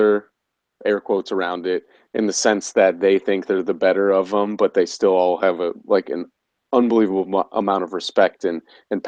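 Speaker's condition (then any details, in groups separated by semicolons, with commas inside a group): No condition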